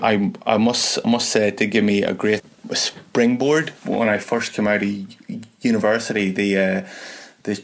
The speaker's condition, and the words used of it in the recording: Stuttering. So hopefully my stuttery delivery here and there has not been too bad.